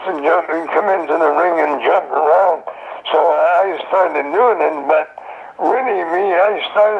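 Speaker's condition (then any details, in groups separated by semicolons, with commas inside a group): Throat cancer; survivor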